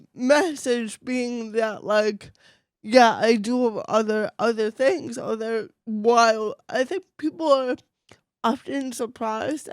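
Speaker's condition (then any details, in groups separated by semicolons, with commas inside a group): Cerebral palsy; very mild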